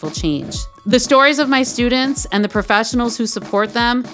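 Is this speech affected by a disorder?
No.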